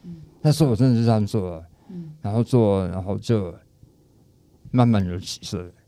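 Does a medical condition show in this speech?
Yes: tongue cancer, stage 4 tongue cancer and parotid cancer; stage four tongue cancer, recovered; cancer-free after treatment; daily pronunciation practice after recovery, now speaks clearly, called a miracle by others.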